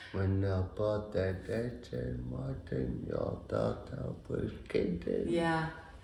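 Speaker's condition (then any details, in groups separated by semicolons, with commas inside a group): Anoxic brain injury; fentanyl overdose, cerebellar injury; after fentanyl overdose; speech changed from before injury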